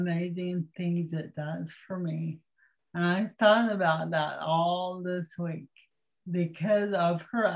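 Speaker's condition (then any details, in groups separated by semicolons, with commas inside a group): Cerebral palsy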